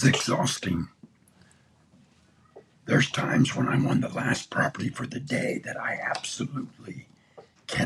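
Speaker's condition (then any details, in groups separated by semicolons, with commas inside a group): Throat cancer; tracheostomy tube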